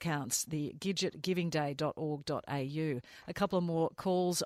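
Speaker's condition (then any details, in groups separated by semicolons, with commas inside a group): No condition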